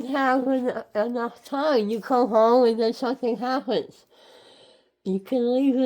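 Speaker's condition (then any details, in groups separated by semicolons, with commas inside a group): Head and neck cancer; tracheostomy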